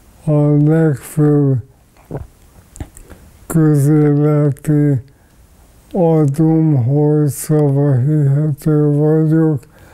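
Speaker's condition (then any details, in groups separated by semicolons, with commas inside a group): ALS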